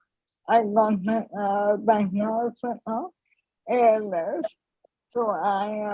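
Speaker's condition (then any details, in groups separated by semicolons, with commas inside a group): ALS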